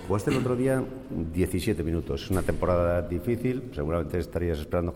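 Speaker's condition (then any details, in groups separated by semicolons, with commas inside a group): No condition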